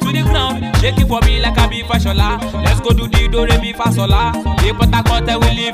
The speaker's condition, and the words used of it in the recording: None; typical speech.